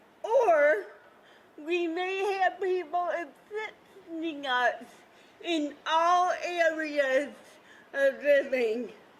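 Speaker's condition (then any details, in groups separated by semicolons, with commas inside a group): Cerebral palsy; visibly different body movements; voice with a CP accent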